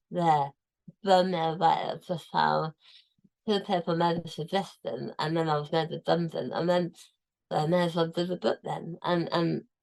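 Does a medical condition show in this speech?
Yes: tongue cancer, tongue removed.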